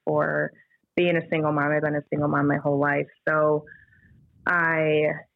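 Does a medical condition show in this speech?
No.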